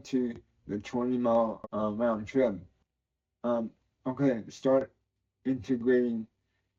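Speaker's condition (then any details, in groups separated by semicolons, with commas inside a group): Cerebral palsy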